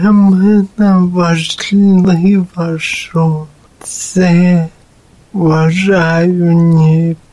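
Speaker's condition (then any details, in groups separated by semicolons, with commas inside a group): Cerebral palsy; startled by own voice on microphone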